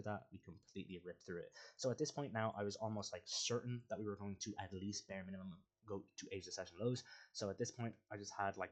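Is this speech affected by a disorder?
No.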